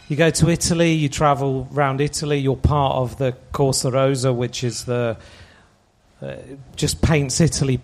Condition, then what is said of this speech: No condition.